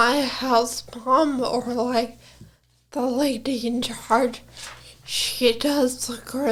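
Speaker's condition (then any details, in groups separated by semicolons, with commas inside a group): Brain injury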